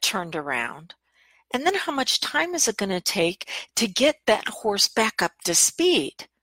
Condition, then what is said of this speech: No condition.